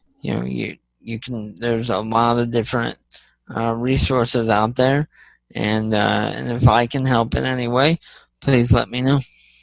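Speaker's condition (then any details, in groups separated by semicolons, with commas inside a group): Cerebral palsy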